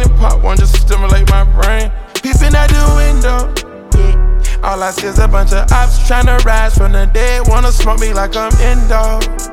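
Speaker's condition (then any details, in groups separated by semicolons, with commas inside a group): No condition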